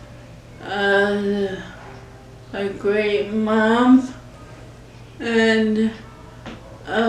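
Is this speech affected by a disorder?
Yes: ALS.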